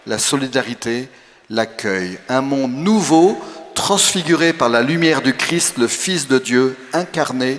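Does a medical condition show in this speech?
No.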